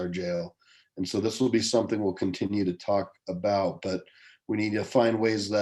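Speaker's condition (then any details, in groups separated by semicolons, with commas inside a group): No condition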